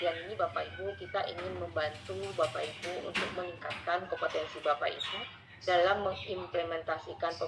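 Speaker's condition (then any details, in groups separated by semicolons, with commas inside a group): No condition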